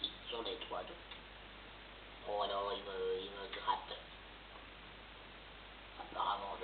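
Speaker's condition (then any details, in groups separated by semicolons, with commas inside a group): Total laryngectomy; laryngeal cancer, total laryngectomy, neck muscle removed; 15 months since laryngectomy, prior chemotherapy and radiotherapy; difficulty swallowing before diagnosis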